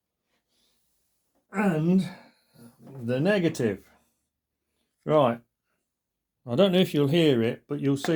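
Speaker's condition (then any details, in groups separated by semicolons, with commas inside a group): No condition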